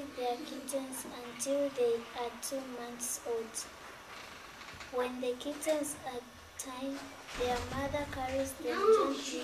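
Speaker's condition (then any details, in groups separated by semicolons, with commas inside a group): No condition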